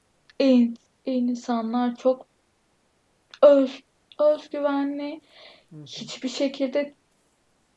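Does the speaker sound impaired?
Yes: stuttering; other stutterers in family, attends stuttering self-help groups; stuttering a lot during recording; frequent part-word and syllable repetitions, fillers, heavy stuttering; here repeated sounds.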